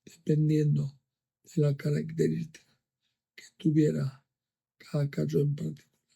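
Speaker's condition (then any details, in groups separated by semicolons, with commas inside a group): Amyotrophic lateral sclerosis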